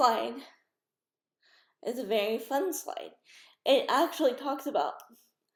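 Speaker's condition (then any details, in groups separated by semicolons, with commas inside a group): Cerebral palsy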